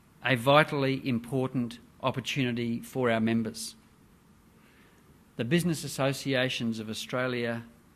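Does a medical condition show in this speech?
No.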